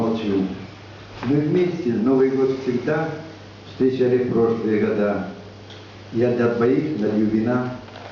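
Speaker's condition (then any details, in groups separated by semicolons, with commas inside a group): No condition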